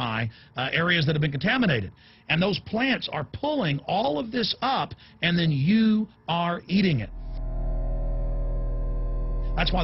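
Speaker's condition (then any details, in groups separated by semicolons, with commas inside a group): No condition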